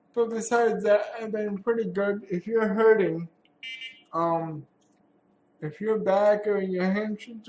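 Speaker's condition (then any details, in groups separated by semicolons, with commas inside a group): Cerebral palsy; has had surgery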